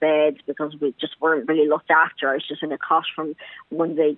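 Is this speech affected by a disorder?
Yes: cleft palate; congenital cleft palate.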